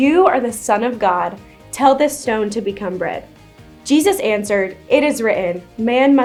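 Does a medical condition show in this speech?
No.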